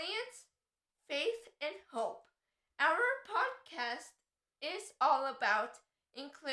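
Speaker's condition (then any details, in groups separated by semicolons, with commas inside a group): Cerebral palsy; affects muscles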